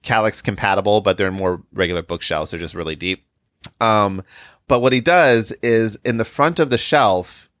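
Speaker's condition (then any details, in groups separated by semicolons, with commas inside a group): No condition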